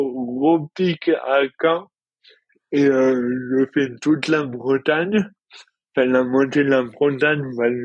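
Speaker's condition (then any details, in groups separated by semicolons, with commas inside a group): Dystonia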